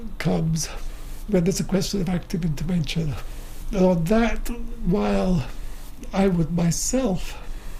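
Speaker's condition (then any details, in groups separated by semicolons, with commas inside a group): Motor neuron disease; wheelchair user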